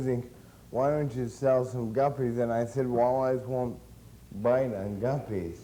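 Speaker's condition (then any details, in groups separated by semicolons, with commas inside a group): Cerebral palsy; since birth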